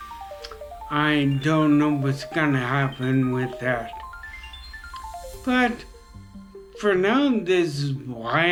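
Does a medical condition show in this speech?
Yes: traumatic brain injury; very debilitating.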